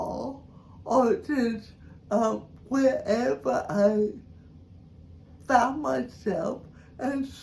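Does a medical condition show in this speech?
Yes: cerebral palsy.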